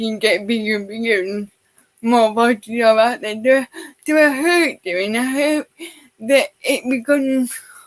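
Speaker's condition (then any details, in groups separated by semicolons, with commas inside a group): Cerebral palsy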